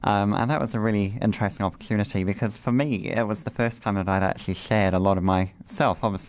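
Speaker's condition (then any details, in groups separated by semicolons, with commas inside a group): Cleft lip and palate; congenital, lip and palate failed to join, bone graft at age 9, regular cleft clinic team reviews; host says speaks beautifully, cleft surgeon at age 12 doubted public speaking career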